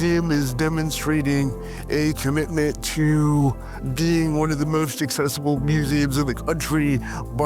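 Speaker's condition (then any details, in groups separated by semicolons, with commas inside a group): Cerebral palsy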